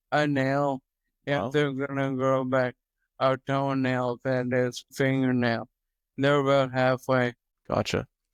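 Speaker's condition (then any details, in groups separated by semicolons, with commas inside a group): Toxic leukoencephalopathy, locked-in syndrome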